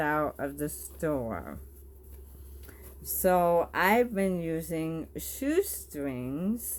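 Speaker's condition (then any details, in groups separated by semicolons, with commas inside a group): Bulbar ALS, bulbar onset; forgets to swallow while talking, saliva sprays, some drooling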